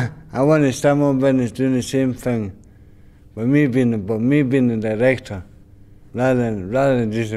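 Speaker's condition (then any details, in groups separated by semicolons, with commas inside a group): Brain injury; mild speech impediment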